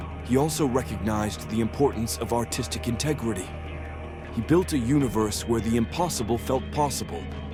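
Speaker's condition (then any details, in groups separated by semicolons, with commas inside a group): No condition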